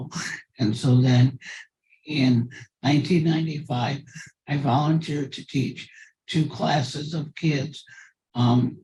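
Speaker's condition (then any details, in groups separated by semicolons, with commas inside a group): Cerebral palsy; from birth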